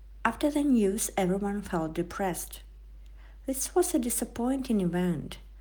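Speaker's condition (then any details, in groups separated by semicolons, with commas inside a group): No condition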